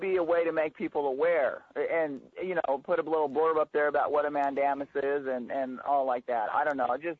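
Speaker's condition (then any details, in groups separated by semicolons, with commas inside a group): No condition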